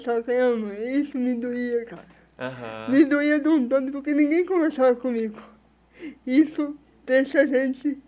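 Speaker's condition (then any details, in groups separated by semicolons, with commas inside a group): Cerebral palsy; spasticity, premature birth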